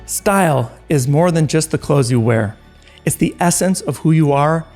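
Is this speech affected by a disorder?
No.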